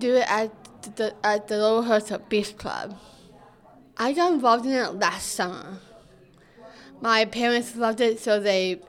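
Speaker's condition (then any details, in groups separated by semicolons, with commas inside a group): Down syndrome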